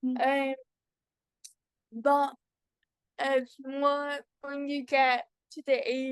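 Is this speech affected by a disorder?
Yes: cerebral palsy.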